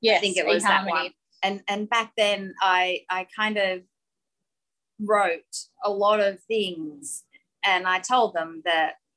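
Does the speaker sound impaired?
Yes: aphasia; caused by stroke at age 38, about 13 years ago, 2 months in hospital, partial right-sided paralysis, reduced sensation; sometimes trouble talking properly despite looking fine, initially told would never talk.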